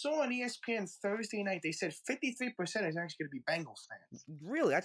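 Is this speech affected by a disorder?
No.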